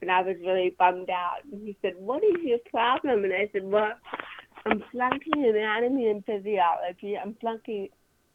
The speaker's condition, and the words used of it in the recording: Cerebral palsy. That's probably why I talk this way.